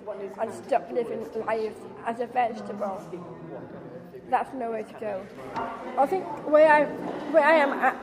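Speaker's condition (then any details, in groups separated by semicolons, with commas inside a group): Down syndrome; learning disability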